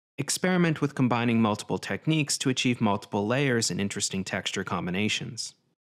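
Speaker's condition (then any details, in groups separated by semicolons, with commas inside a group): No condition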